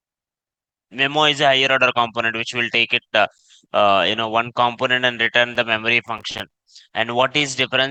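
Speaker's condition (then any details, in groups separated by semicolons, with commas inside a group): No condition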